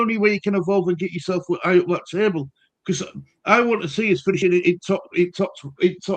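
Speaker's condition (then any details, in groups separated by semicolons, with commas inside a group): No condition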